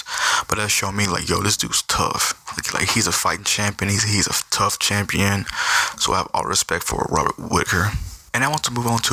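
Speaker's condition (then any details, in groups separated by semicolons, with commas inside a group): No condition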